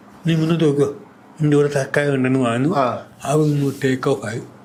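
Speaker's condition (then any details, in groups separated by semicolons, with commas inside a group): Cerebral palsy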